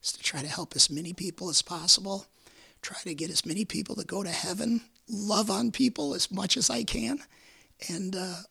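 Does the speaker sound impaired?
Yes: vocal cord cancer, repeated surgery; Hodgkin's lymphoma diagnosed at age 36, 19 vocal cord surgeries, chemotherapy causing mouth pain; a few weeks after 19th vocal cord surgery at University of Michigan, about 17 years since diagnosis.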